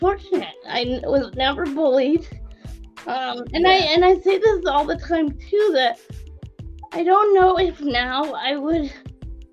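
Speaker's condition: Cerebral palsy; quadriplegic

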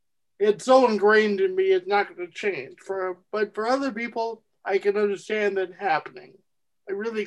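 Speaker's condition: Cerebral palsy; present since at least age 8

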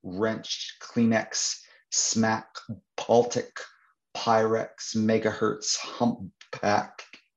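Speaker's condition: Stuttering; stutter since at least teenage years, ongoing near age 50; speaks at support groups for people and children who stutter; certain words and sounds hardest, stacks up vocabulary, circumlocution, quickly finds other wording to ease stutter; blocks

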